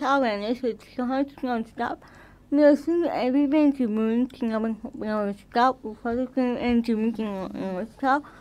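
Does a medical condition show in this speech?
Yes: cerebral palsy.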